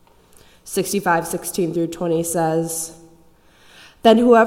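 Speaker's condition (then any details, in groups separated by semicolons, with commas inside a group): No condition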